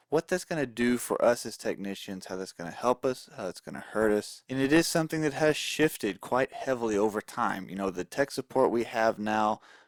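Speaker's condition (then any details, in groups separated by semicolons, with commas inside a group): No condition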